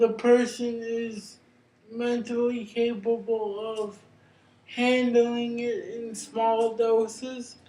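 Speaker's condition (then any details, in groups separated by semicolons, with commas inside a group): Cerebral palsy; brain injury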